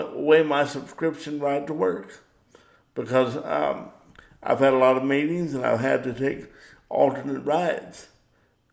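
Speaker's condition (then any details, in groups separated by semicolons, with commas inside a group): Cerebral palsy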